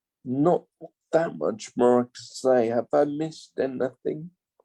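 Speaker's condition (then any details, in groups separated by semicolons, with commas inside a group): Multiple sclerosis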